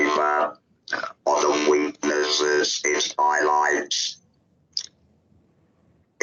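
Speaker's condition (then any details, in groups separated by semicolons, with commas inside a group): Laryngectomy; laryngectomy for larynx cancer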